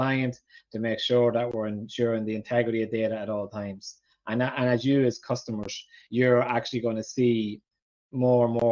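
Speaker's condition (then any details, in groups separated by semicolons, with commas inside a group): No condition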